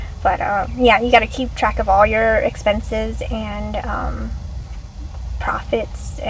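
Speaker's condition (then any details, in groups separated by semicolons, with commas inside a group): No condition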